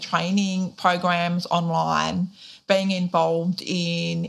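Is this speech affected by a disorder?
Yes: deafness, profound; born deaf.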